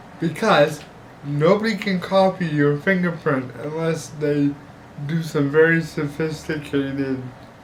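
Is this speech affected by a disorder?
Yes: cerebral palsy.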